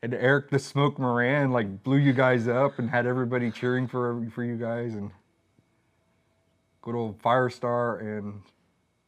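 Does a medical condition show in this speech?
No.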